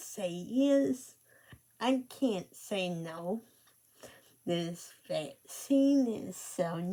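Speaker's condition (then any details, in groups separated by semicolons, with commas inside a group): Cerebral palsy; speech affected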